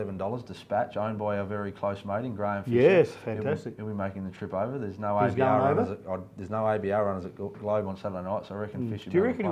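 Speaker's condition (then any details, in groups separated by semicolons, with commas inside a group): No condition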